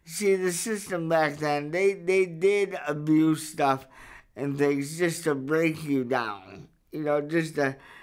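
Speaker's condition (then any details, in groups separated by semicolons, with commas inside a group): Cerebral palsy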